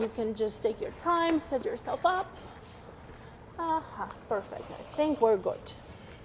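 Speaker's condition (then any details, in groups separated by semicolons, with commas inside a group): No condition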